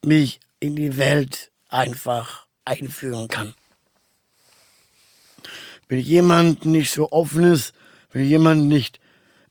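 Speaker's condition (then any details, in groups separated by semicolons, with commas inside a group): Down syndrome; trisomy 21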